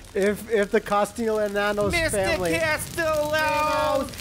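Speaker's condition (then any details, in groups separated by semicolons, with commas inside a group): No condition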